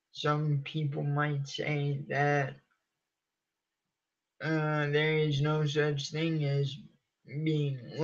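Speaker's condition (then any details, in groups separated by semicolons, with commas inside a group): Cerebral palsy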